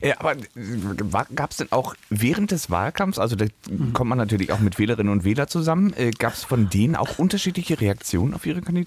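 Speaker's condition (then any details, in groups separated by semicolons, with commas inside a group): No condition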